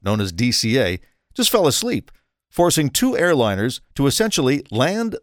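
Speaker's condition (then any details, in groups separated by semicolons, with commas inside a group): No condition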